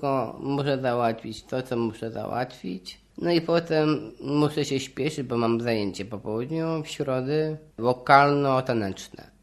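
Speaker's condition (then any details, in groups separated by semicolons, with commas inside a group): Down syndrome; intellectual disability, intermittent memory lapses, difficulty with arithmetic and counting money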